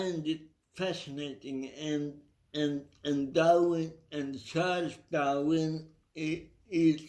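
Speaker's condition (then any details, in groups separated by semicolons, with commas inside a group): Cerebral palsy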